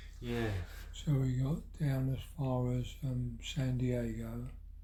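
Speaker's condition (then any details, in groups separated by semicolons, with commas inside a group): Parkinson's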